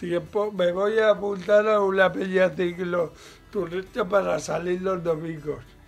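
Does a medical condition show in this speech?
Yes: cerebral palsy, mild.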